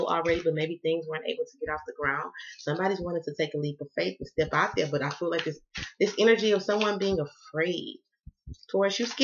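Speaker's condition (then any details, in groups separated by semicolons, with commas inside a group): No condition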